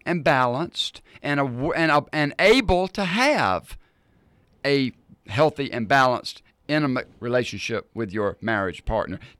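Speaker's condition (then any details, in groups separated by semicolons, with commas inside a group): No condition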